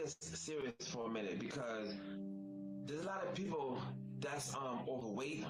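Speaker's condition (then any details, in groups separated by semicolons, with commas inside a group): No condition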